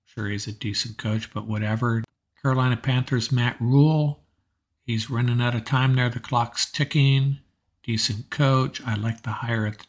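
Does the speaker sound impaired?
No.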